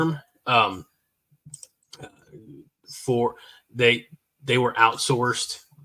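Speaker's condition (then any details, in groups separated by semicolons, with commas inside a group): No condition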